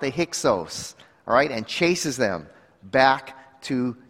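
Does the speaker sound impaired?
No.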